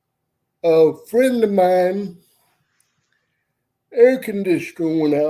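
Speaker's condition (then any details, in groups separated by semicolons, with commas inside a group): Cerebral palsy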